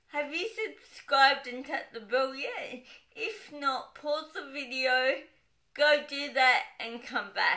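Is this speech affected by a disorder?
Yes: cerebral palsy, dystonic.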